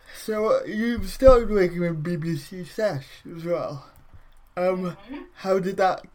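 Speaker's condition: Cerebral palsy; brain damage at or around birth

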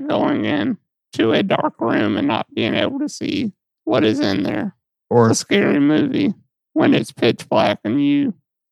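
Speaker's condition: Muscular dystrophy; muscle atrophy and weight loss

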